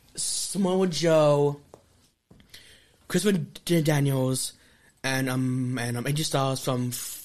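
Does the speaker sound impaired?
Yes: stutter; stutter since childhood, speech therapist in school; still has a stutter; no stuttering when performing in wrestling ring; here repeated sounds, repeated words, prolonged sounds.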